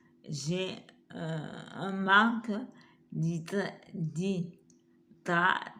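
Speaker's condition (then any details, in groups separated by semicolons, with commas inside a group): Multiple sclerosis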